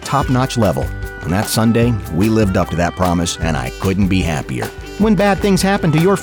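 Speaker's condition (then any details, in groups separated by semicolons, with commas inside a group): No condition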